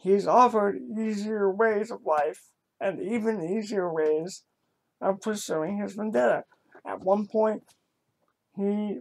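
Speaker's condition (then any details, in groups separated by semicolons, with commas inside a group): Cerebral palsy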